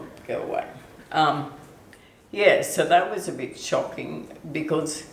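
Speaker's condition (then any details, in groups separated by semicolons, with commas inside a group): ALS/MND; onset foot drop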